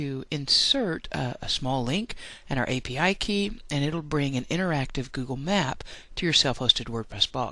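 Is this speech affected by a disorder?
No.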